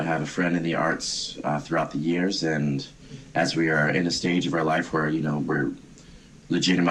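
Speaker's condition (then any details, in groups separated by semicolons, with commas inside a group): No condition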